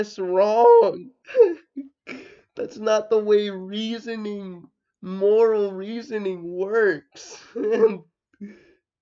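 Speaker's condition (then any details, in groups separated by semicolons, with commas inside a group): Cerebral palsy, mixed, mild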